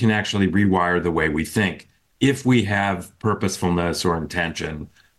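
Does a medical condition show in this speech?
No.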